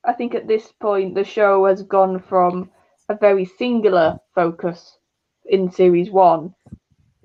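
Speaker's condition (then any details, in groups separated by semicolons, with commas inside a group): No condition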